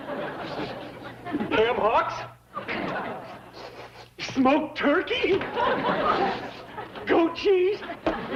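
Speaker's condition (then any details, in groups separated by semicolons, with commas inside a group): No condition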